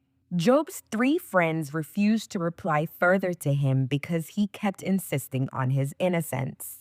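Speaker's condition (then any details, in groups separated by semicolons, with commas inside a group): No condition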